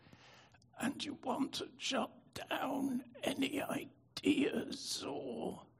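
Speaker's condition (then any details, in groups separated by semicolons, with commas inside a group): Spasmodic dystonia; affected voice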